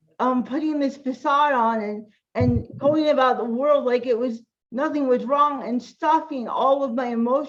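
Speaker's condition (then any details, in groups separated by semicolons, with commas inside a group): Cerebral palsy; incomplete quadriplegia from birth, cannot move or walk independently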